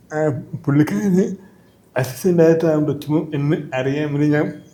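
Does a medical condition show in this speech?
Yes: cerebral palsy; from birth.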